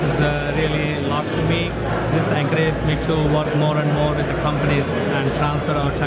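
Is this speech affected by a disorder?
No.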